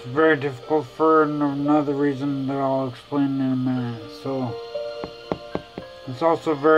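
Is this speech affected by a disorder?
Yes: traumatic brain injury.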